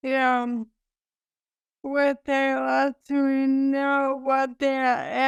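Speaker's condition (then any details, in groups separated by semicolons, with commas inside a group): ALS; sporadic form, cause unknown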